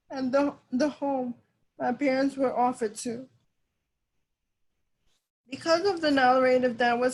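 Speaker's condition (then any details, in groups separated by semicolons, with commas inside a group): Cerebral palsy; cerebral palsy, uses wheelchair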